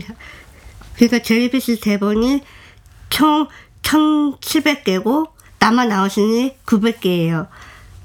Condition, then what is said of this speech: Down syndrome. 아니 근데 너무 말을 잘하고 너무 의사소통이 원활해서